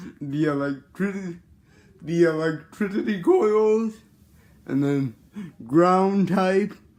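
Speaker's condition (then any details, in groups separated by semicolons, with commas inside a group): Cerebral palsy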